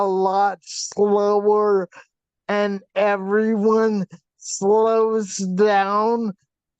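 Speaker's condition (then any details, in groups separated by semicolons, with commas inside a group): Facial paralysis from hydrocephalus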